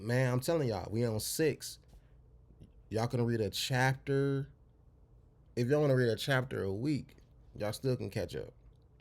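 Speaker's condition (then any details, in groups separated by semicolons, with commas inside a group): No condition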